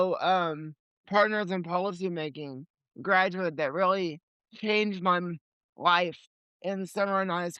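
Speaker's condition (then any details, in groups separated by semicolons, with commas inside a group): Cerebral palsy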